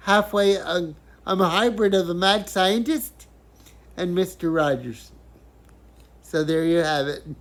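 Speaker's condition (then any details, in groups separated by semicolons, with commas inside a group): Cerebral palsy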